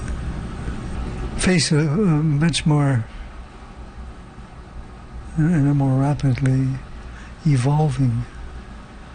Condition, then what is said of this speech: Parkinson's disease. And as you said yourself, it's hard to find words.